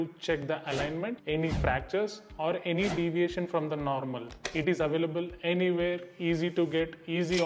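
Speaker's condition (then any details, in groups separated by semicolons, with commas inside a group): No condition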